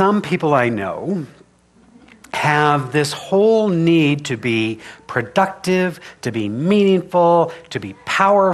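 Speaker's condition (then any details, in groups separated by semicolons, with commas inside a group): No condition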